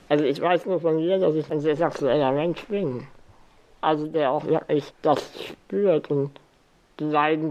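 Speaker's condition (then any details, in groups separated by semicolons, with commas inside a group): Spinal muscular atrophy; neuromuscular disease; barely able to move, full sensation retained, age 48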